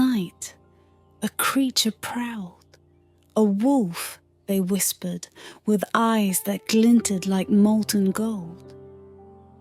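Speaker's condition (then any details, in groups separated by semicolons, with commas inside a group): No condition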